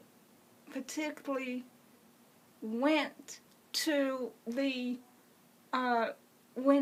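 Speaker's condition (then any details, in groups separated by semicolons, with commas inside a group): Cerebral palsy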